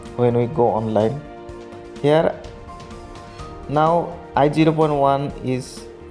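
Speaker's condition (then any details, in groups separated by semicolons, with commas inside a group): No condition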